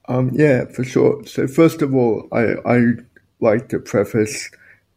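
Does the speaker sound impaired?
Yes: spastic quadriplegic cerebral palsy; all four limbs affected, motorized wheelchair as main mobility aid.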